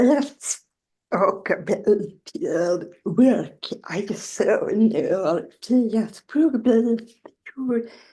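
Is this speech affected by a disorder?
Yes: generalized dystonia.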